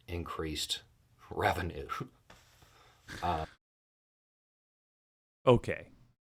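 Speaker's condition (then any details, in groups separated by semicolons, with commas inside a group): No condition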